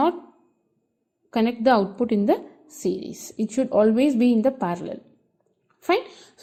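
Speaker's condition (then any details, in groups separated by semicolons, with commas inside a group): No condition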